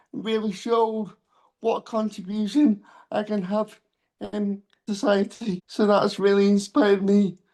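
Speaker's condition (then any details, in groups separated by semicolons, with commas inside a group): Cerebral palsy; diagnosed around 10 months old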